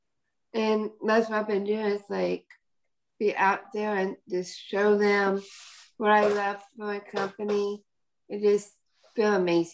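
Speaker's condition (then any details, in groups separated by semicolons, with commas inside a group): Down syndrome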